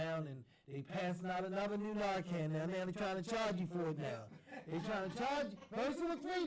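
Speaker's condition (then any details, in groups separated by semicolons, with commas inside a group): No condition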